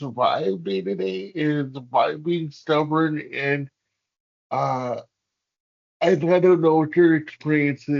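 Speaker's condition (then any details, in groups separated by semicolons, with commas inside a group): Cerebral palsy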